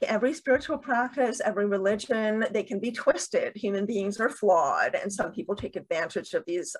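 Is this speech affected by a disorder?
Yes: deafness with cochlear implants, bilateral cochlear implants; two cochlear implants, two major implant surgeries, would be unable to communicate without implants; uses two cochlear implants.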